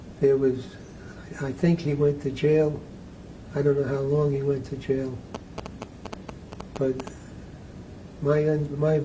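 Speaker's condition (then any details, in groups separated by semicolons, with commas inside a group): Parkinson's disease; needs to keep voice level up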